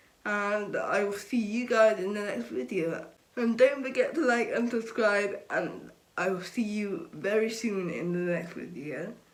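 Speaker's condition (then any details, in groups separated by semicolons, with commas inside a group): Cerebral palsy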